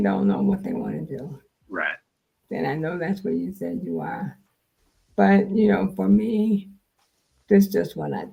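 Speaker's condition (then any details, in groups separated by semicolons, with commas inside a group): Multiple sclerosis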